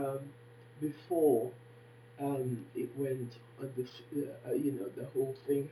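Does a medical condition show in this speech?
Yes: facial palsy; can barely hear own speech.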